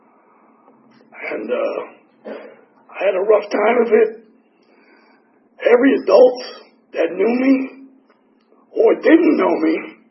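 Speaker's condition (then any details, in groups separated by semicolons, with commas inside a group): Tracheotomy; tracheotomy for 4 years, 8 surgeries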